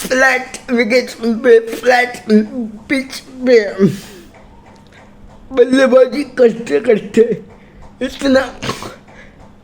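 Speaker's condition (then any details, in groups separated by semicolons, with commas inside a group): Cerebral palsy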